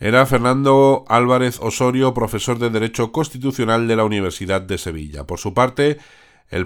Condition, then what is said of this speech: None; typical speech.